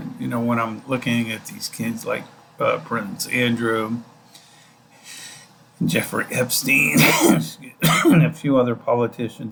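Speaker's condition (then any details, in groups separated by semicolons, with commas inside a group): No condition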